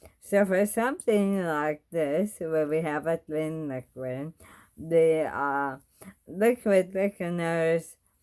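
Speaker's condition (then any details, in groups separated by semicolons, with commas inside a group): Bulbar ALS, bulbar onset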